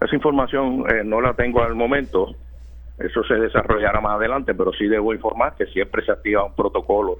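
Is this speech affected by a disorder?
No.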